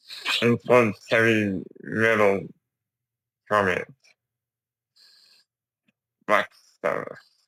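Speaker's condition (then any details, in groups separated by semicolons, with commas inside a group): Duchenne muscular dystrophy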